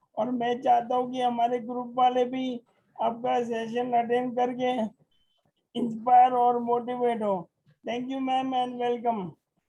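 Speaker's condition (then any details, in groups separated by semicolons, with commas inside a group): Motor neurone disease; voice strong and loud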